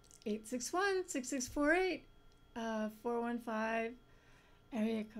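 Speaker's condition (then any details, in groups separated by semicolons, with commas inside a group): No condition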